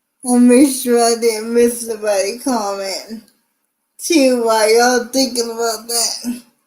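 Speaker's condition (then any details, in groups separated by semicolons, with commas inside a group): Cerebral palsy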